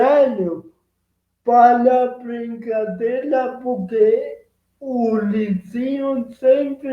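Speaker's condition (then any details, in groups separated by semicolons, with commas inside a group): Cerebral palsy; present from birth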